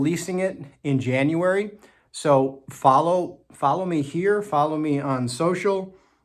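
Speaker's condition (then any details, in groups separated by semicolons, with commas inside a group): No condition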